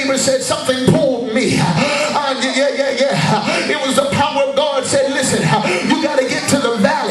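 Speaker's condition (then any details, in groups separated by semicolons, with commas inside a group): No condition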